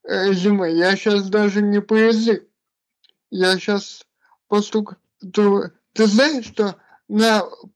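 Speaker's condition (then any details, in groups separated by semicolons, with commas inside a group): Cerebral palsy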